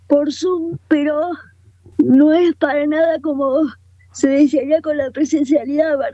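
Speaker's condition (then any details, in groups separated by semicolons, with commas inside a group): Cerebral palsy, quadriparesis; wheelchair user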